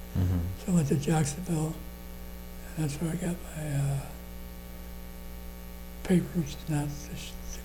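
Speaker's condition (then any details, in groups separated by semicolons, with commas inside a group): Parkinson's disease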